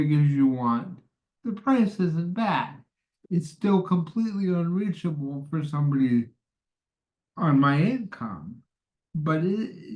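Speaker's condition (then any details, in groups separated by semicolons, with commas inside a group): Cerebral palsy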